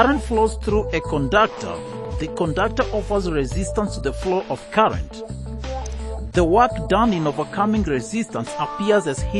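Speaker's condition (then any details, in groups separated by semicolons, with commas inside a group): No condition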